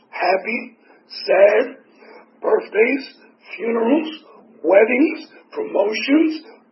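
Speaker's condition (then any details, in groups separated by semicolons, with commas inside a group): Tracheotomy; tracheotomy for 4 years, 8 surgeries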